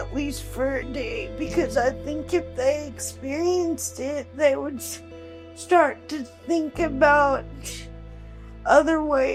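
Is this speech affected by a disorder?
Yes: cerebral palsy, quadriplegic; quadriplegic, from birth, all four limbs, oxygen deprivation at birth; needs 24-hour care, assisted out of bed; able to speak.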